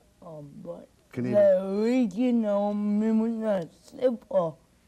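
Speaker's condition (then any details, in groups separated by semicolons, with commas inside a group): Cerebral palsy; walking and hand control improved over past year; speech improved over past year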